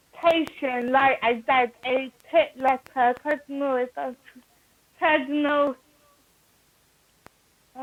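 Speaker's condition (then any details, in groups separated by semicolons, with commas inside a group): Cerebral palsy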